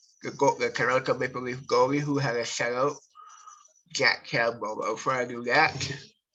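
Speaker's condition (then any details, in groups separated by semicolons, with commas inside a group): Cerebral palsy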